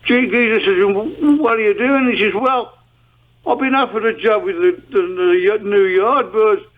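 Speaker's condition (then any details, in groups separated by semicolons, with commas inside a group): Parkinson's disease; long duration, mild case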